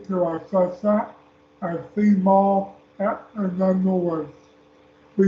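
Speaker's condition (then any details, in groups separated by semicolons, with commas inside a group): Speech impairment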